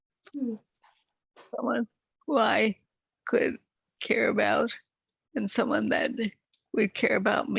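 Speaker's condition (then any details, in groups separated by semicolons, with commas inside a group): Multiple sclerosis; quadriplegic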